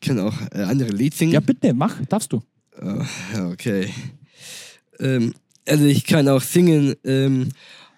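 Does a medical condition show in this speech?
Yes: Down syndrome; congenital; speaks German and fluent English, had tutoring to practise speaking German.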